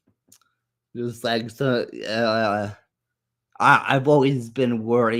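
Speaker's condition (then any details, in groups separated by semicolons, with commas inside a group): Muscular dystrophy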